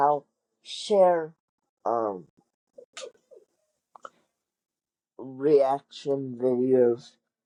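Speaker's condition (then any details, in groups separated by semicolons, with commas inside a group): Cerebral palsy; wheelchair user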